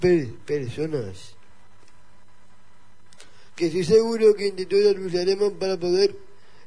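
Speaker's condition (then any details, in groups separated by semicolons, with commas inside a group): Down syndrome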